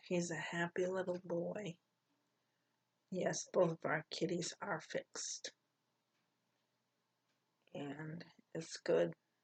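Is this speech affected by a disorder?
Yes: cerebral palsy; poor balance.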